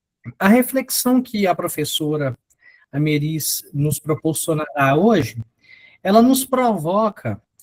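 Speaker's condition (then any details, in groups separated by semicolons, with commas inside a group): No condition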